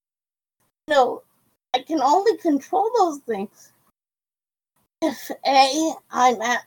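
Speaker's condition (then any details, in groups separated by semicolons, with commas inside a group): Cerebral palsy; diagnosed about age one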